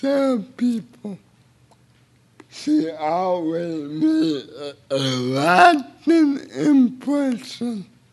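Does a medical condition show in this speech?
Yes: cerebral palsy; involuntary hand movements.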